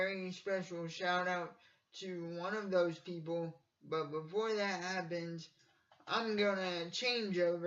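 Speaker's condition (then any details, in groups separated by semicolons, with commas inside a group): Cerebral palsy; from birth, uses wheelchair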